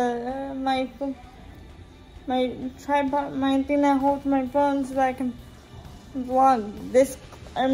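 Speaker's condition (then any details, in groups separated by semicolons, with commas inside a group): Cerebral palsy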